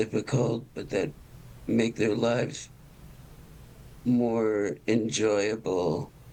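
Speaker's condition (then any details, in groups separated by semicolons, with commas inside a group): Parkinson's disease; early-onset form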